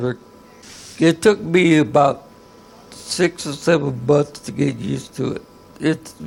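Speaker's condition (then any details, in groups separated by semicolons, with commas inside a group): ALS; non-invasive ventilation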